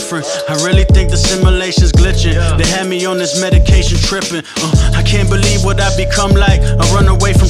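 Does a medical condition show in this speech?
No.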